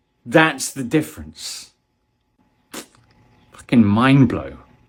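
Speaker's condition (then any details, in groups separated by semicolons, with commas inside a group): No condition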